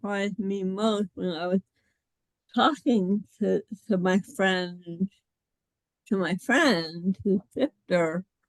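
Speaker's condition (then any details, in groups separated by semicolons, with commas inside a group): Cerebral palsy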